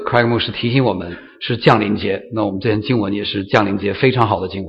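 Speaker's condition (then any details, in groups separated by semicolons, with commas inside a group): No condition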